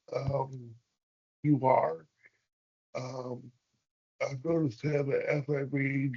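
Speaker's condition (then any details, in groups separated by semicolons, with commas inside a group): Cerebral palsy; hamstring releases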